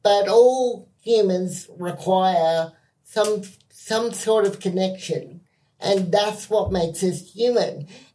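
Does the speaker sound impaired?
Yes: cerebral palsy, spastic quadriplegia.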